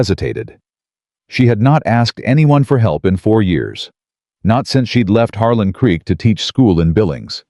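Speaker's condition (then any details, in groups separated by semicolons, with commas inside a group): No condition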